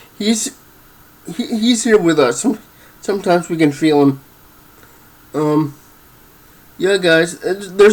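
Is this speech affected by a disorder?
Yes: cerebral palsy, spastic diplegia.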